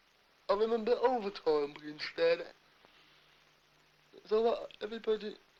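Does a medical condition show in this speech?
Yes: cerebral palsy; athetoid type, visibly disabled; difficulties communicating.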